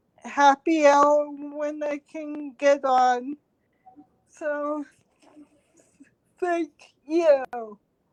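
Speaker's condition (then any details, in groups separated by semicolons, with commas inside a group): Cerebral palsy; since birth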